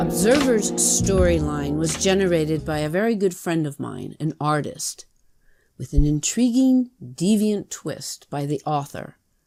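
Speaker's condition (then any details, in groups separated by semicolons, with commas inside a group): No condition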